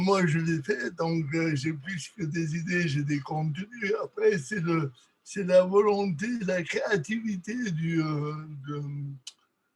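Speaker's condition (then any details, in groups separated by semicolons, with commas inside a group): Cerebral palsy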